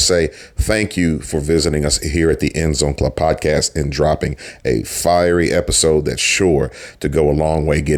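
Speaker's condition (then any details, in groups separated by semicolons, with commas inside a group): No condition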